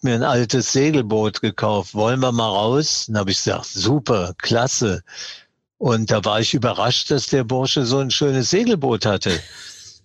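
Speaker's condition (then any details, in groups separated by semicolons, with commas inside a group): Parkinson's disease; trembling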